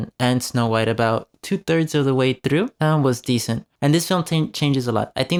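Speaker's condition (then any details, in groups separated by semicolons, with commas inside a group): No condition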